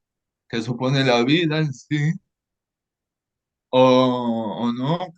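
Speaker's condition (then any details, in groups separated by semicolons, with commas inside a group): Cerebral palsy; may run out of air, not always fully intelligible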